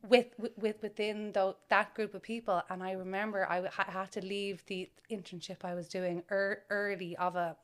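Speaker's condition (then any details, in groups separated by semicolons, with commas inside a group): Stammer; stammer since childhood, group therapy in 20s, Dublin Adult Stuttering (DAS), Dr. Jonathan Linklater; stammers more when anxious, sometimes hides stammer, still fears being caught out; once tried passing as fluent, voluntary stammering since 20, early in interactions; repeated sounds, repeated words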